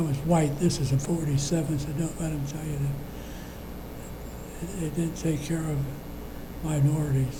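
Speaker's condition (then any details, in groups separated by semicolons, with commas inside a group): Parkinson's disease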